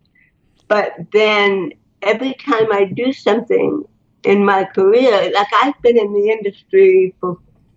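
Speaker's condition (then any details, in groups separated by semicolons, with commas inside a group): Cerebral palsy; cannot move normally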